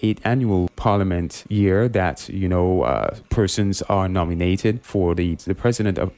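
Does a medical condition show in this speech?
No.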